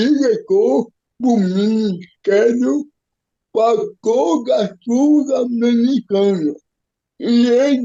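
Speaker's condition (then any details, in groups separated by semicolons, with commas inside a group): Cerebral palsy; physical disability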